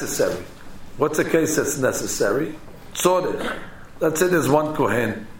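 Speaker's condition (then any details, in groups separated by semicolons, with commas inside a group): No condition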